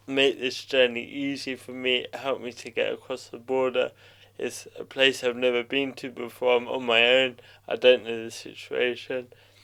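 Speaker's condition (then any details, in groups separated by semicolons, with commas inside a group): Cerebral palsy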